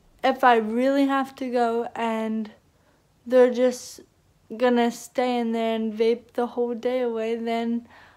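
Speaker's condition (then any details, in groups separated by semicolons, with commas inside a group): Cerebral palsy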